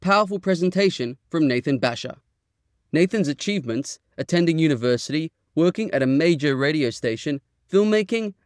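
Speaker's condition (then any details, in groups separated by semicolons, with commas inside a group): No condition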